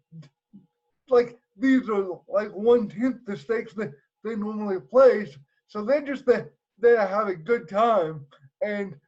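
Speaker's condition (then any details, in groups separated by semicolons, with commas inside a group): Cerebral palsy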